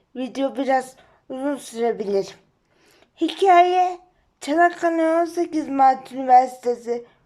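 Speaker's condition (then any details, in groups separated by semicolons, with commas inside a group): Cerebral palsy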